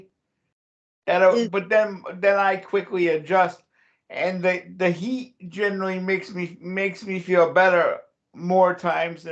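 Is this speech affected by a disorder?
Yes: cerebral palsy.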